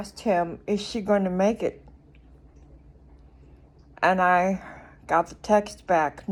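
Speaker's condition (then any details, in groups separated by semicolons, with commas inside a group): Cerebral palsy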